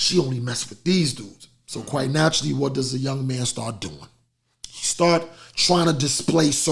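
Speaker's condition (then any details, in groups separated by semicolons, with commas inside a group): No condition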